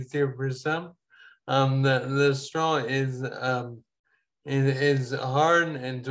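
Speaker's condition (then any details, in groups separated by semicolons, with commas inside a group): Ataxia; falls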